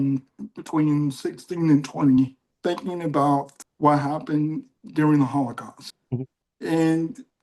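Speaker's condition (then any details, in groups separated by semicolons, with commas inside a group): Cerebral palsy; mild case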